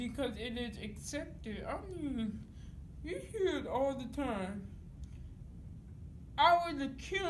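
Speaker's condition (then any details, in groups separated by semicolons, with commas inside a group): Cerebral palsy; dystonic type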